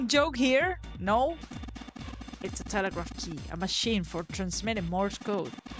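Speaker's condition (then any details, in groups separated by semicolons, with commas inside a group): No condition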